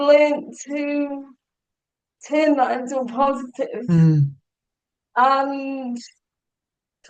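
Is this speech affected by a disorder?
Yes: cerebral palsy.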